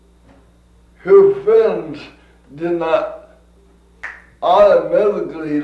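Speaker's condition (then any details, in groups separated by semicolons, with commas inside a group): Cerebral palsy; from birth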